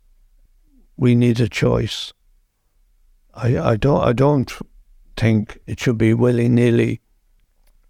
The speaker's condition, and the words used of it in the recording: ALS (motor neuron disease). Because I'm probably going to lose my voice.